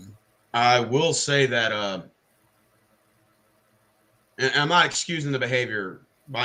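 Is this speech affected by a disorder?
No.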